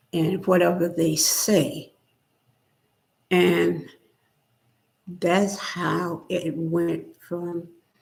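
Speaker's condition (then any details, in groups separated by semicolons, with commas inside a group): Spinal neurosarcoidosis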